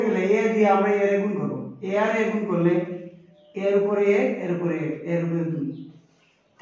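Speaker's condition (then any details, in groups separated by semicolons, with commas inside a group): No condition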